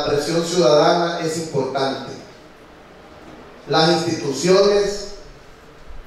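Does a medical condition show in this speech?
No.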